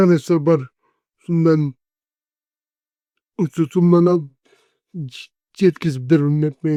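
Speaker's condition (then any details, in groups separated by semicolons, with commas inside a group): Cerebral palsy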